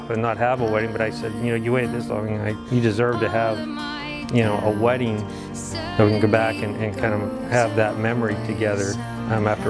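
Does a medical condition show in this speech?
No.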